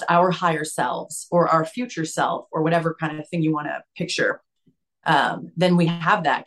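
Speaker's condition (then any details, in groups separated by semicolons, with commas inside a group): No condition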